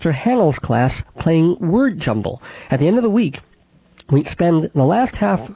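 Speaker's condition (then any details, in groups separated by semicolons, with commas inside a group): Cleft palate with lisp, cleft lip and palate, mild; could not nurse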